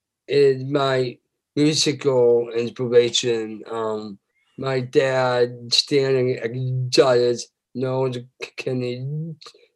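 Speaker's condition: Down syndrome

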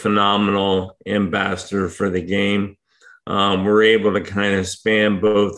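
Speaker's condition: ALS; diagnosed with ALS last year; difficulty speaking for long periods

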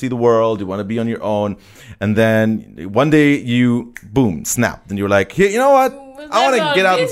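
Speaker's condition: No condition

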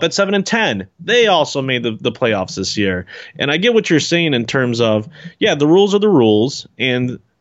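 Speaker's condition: No condition

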